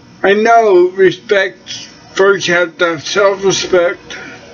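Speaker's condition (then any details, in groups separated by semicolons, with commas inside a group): Cerebellar ataxia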